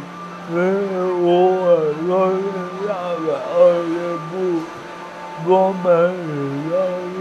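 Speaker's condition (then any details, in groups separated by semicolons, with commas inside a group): Cerebral palsy; speech impairment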